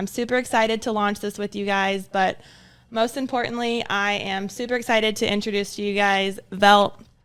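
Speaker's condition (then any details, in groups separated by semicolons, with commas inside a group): No condition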